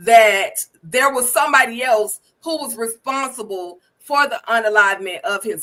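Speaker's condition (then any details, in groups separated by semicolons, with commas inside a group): No condition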